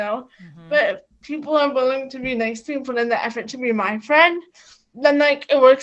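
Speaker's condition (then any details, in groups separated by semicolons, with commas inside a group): Cerebral palsy; quadriplegic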